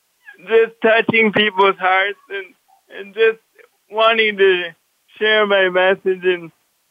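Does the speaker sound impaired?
Yes: cerebral palsy; brain cannot reliably direct muscles.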